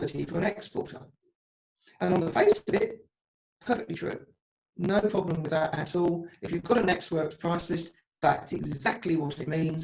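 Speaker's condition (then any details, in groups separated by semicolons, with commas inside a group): No condition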